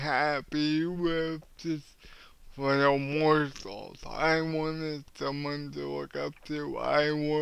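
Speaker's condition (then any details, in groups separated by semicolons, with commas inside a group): Cerebral palsy; cannot walk, uses wheelchair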